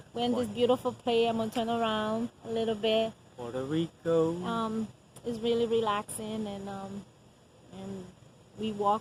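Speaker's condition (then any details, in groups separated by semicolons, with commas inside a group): No condition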